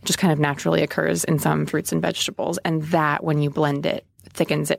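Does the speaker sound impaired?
No.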